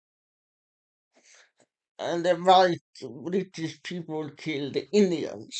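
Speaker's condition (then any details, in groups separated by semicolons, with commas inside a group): Muscular Parkinson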